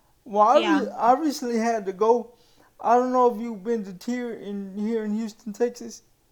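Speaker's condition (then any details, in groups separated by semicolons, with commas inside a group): Cerebral palsy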